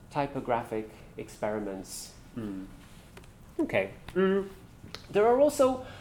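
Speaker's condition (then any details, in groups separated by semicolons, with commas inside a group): No condition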